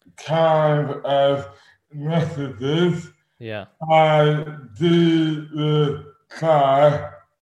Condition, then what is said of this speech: Dystonia. This episode is a tough listen, so I will warn you now, you will need to concentrate